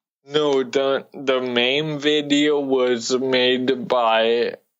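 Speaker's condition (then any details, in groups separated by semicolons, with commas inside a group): Cerebral palsy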